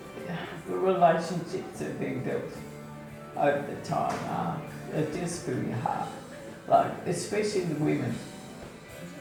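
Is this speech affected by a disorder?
Yes: ALS/MND; onset foot drop.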